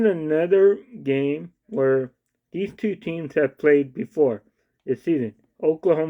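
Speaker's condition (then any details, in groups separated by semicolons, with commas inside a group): Cerebral palsy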